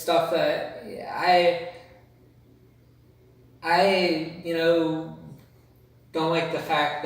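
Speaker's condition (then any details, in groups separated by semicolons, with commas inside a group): Cerebral palsy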